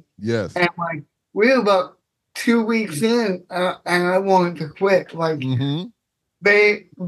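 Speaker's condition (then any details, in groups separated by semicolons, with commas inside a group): Cerebral palsy; self-conscious about speech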